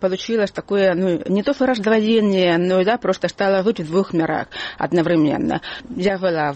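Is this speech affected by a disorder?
Yes: hearing loss, acquired at age 3, hears 20%; hearing lost at age three, medical error over undiagnosed appendicitis, Atikon hearing aids since childhood, learned lip-reading; hears only 20 percent, 80 percent hearing loss; speech preserved thanks to hearing aids but worsened, speaks with accent.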